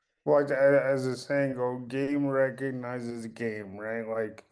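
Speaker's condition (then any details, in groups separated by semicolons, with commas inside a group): Cerebral palsy; since birth, birth complications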